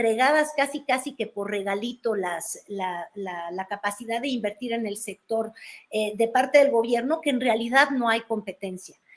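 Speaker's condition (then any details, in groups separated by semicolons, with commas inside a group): No condition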